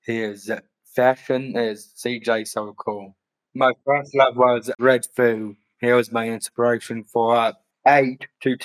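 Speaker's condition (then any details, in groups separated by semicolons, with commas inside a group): Down syndrome; later diagnosed with autism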